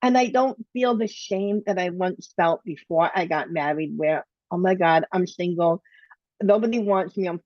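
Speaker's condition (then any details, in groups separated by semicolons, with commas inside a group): Bilateral cleft lip and palate; congenital bilateral cleft lip and palate, over 20 surgeries from two months to late twenties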